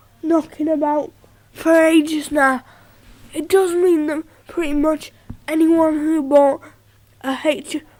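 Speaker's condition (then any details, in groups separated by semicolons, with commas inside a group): Cerebral palsy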